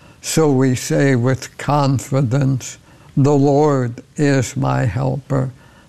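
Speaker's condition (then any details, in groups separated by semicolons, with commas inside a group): ALS; beyond 11 years now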